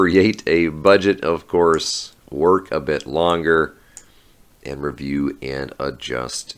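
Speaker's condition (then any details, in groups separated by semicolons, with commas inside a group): No condition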